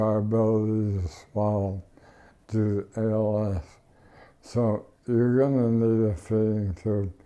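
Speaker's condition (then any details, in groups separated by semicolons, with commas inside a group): ALS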